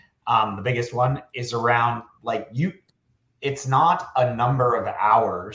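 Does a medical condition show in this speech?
No.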